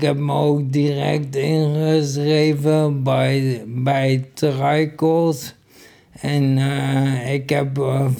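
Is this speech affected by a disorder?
Yes: ALS; incurable muscle disease, first symptoms cramps; about five years since onset, earlier trials via TriCALS, then self-sought medication for a year; feels speech, swallowing and breathlessness improved on medication, speaks better than eighteen months ago.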